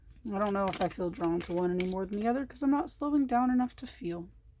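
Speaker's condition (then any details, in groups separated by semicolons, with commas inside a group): No condition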